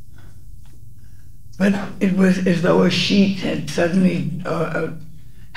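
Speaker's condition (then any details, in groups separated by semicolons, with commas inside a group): Parkinson's; forgets names while speaking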